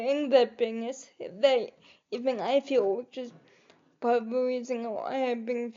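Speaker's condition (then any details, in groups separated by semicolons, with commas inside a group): Cerebral palsy; able to articulate and speak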